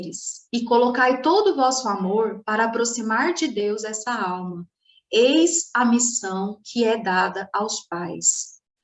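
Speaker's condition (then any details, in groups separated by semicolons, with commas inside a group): No condition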